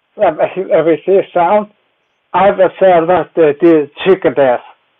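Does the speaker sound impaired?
Yes: cerebellar ataxia; gets around with walker.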